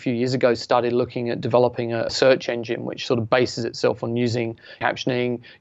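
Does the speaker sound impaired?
No.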